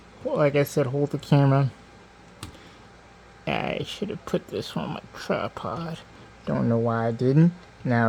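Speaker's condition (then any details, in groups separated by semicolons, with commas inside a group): Cerebral palsy; diplegia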